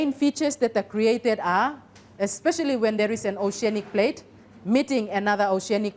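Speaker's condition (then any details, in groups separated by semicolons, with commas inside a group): No condition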